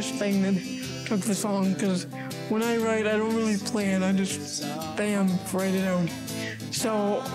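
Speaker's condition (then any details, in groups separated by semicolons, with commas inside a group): Cerebral palsy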